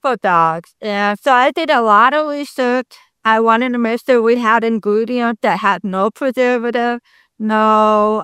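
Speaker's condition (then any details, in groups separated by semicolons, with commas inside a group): Deafness, congenital; speaks very well per host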